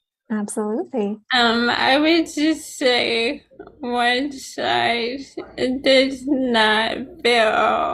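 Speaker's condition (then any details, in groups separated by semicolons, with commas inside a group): ALS, sporadic; many years since delayed diagnosis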